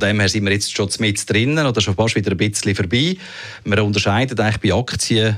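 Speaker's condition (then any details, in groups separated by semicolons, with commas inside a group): No condition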